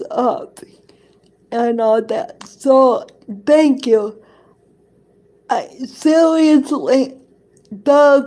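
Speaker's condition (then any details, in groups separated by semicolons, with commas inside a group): Cerebral palsy; present from birth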